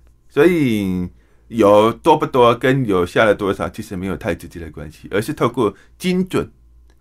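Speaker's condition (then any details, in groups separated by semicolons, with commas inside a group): Hearing impairment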